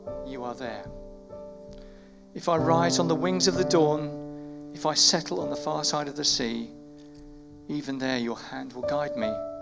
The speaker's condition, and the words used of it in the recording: None; typical speech.